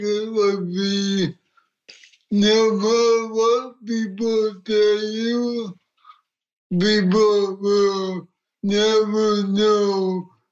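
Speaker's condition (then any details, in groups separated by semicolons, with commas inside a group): Cerebral palsy; adapted wheelchair boxer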